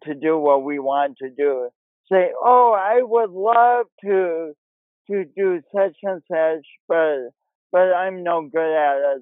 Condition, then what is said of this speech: Cerebral palsy. And he does it with a pronounced speech impediment.